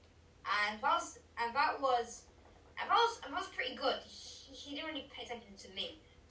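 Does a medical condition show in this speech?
Yes: stutter; earlier dental brace causing lisp-like speech, teeth felt not to function as well; earlier stammering and trouble pronouncing while wearing brace; here repeated sounds, repeated words.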